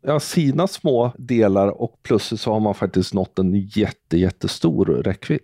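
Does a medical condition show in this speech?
No.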